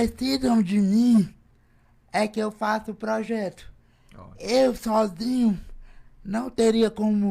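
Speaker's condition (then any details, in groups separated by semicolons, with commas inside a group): Cerebral palsy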